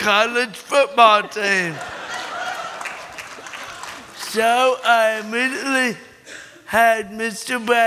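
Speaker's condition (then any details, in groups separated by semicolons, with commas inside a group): Cerebral palsy; born premature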